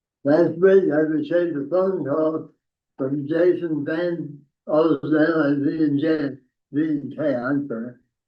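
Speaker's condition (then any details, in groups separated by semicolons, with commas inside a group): Tongue cancer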